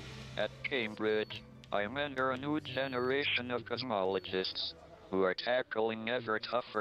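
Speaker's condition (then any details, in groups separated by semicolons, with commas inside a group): Amyotrophic lateral sclerosis, speech-generating device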